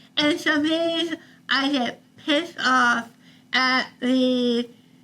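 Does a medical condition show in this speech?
Yes: tongue cancer, partial glossectomy; partial glossectomy, over half tongue removed.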